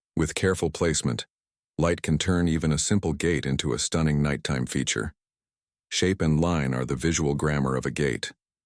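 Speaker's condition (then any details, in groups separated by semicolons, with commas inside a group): No condition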